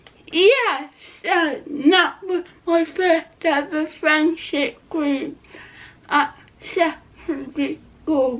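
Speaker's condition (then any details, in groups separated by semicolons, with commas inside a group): Cerebral palsy; not quadriplegic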